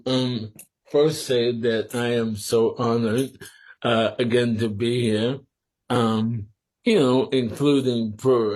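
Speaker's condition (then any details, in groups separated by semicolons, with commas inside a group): Sporadic ALS; must speak slower and carefully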